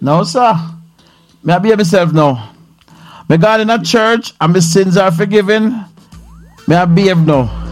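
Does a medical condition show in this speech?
No.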